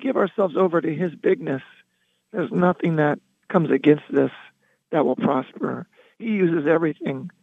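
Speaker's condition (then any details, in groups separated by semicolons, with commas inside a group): Loss of singing voice; singing voice lost, speaking voice retained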